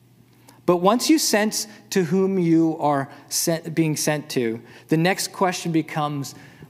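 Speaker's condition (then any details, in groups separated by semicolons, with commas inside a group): No condition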